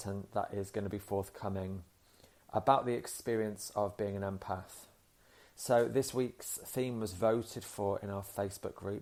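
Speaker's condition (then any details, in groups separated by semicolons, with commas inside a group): No condition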